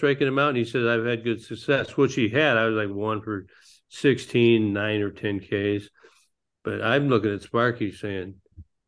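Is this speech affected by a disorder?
Yes: Parkinson's disease; bowling as activities to help with Parkinson's.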